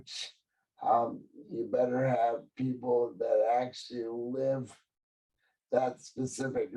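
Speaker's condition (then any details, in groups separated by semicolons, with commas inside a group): Cerebral palsy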